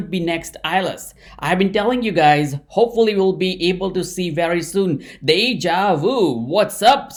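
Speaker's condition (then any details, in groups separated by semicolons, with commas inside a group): No condition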